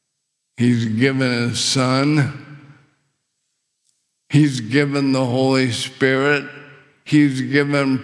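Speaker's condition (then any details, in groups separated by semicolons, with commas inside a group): ALS; paralysis expected within a year or two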